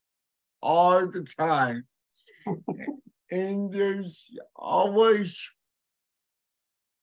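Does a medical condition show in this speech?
Yes: cerebral palsy; hearing impaired.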